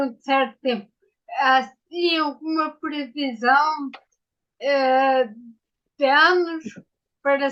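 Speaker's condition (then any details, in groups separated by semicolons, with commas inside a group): Ataxia after brain injury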